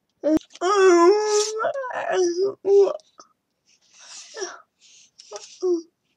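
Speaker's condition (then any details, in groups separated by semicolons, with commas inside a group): Cerebral palsy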